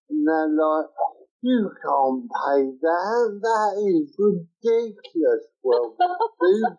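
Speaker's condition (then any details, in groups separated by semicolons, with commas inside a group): Cerebral palsy; from birth, caused by lack of oxygen to the brain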